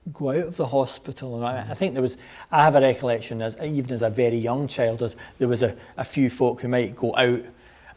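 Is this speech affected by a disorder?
No.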